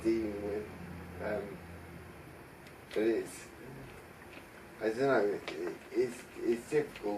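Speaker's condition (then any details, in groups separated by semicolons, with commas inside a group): Traumatic brain injury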